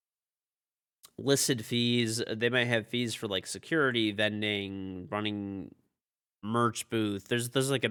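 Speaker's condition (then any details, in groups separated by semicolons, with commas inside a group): No condition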